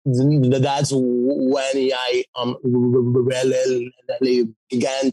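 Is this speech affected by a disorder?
Yes: stutter; stutter goes away when singing; here repeated sounds, prolonged sounds.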